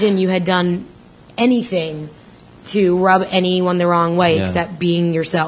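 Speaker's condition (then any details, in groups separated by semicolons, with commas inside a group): No condition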